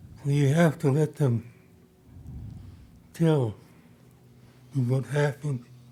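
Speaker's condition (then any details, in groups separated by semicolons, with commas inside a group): Parkinson's disease; new medication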